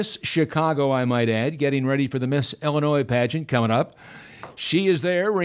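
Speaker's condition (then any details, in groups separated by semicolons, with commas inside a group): No condition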